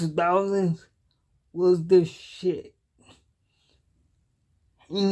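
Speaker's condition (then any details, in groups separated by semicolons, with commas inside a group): Cerebral palsy; cannot walk, uses wheelchair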